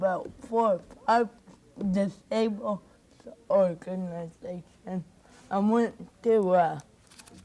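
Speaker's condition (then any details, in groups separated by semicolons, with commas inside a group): Cerebral palsy; walking and hand control improved over past year; speech improved over past year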